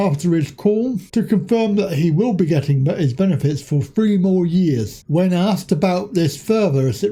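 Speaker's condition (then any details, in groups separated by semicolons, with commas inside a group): Cerebral palsy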